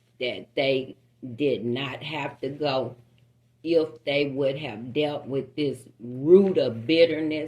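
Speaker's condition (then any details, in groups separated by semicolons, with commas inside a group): No condition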